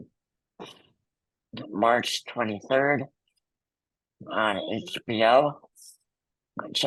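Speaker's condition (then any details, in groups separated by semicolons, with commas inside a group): Muscular dystrophy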